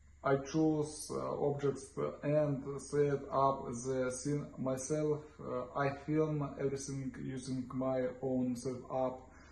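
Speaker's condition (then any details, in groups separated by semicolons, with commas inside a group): No condition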